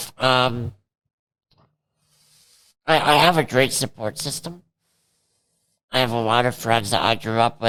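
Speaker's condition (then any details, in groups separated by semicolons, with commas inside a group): Cerebral palsy; present from birth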